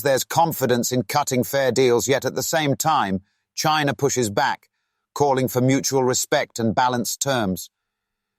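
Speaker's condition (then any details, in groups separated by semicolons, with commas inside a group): No condition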